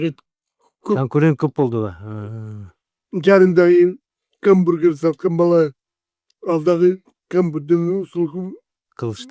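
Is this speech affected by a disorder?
Yes: cerebral palsy; 40 years with condition.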